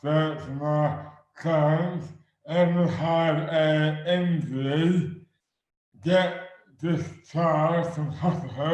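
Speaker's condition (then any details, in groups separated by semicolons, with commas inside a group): Dystonia; affects hands and speech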